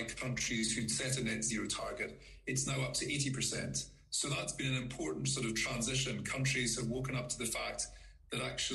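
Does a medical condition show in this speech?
No.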